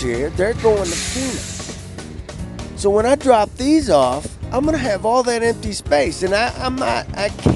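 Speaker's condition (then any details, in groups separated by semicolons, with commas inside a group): No condition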